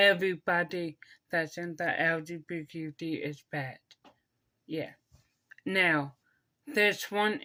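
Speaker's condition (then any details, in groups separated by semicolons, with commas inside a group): Mild cerebral palsy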